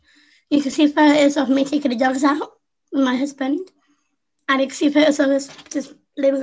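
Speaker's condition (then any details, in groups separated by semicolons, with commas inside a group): Down syndrome; congenital, infant heart failure, heart surgery in infancy, stopped breathing as baby and resuscitated, chest problems, pneumonia; age 25; learned to speak by copying younger sister Susie, never stopped talking since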